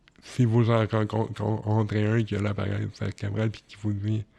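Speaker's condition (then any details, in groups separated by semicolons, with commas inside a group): Cerebral palsy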